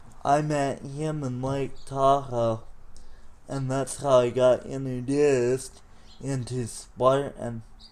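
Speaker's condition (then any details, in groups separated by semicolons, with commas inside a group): Cerebral palsy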